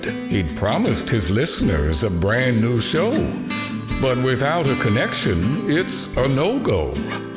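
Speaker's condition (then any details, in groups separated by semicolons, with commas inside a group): No condition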